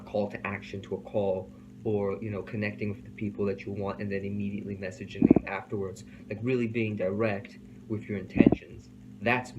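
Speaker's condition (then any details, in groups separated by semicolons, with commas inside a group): No condition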